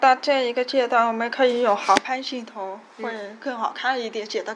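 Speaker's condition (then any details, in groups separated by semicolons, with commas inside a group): Hearing impairment; hearing damaged in childhood, caused by accident, completed rehabilitation training with family support; speech training by parents talking from behind, single words like 我 repeated hundreds of times daily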